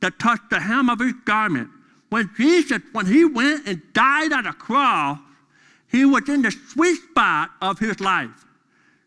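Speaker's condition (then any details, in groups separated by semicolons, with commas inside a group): Deafness; deaf during school years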